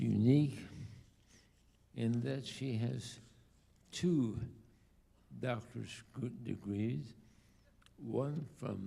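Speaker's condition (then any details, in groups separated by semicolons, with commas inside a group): ALS; diagnosed about two years ago, late onset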